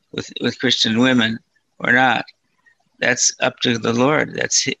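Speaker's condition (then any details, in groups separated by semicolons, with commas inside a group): Parkinson's disease, mild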